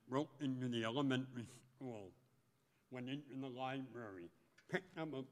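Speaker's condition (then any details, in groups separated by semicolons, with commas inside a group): Speech impediment; could not speak or chew in childhood, first operation in North Dakota, 17 surgeries, 6 years of therapy; speaks publicly with new voice as motivational speaker; taught tongue movement at 12, voicing with clothespin on nose, mirror under lips, impediment recognizable on radio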